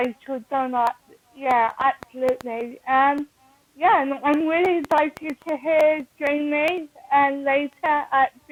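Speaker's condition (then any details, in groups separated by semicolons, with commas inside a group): Cerebral palsy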